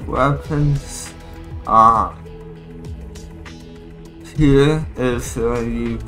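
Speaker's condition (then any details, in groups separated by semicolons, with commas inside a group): Cerebral palsy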